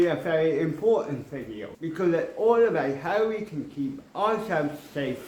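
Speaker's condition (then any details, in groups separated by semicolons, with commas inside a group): Cerebral palsy; mild, ataxic type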